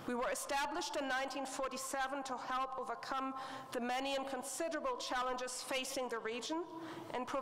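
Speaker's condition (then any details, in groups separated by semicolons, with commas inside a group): No condition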